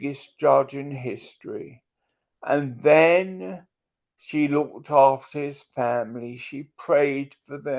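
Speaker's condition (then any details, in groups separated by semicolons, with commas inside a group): Multiple sclerosis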